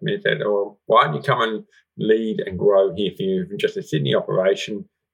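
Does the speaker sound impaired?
Yes: profound deafness, congenital, severe profound hearing loss; profound deafness since birth, hearing aids, cochlear implant in worse ear, right ear better; about 95% speech perception six months after implant, up from about 5%, still lip reads, Auslan second language; relearned speech sounds after implant with NDIS-funded speech therapist specialised in hearing loss.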